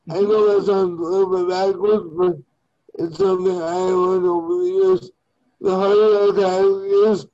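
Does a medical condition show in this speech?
Yes: cerebral palsy; speech impairment, some listeners may not understand, hosts find speech clear.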